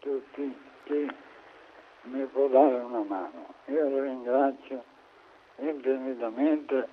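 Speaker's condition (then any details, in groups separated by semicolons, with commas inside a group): Amyotrophic lateral sclerosis; treating physician Giuseppe Stipa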